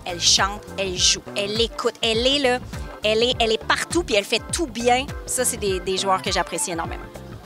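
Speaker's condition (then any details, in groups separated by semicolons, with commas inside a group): No condition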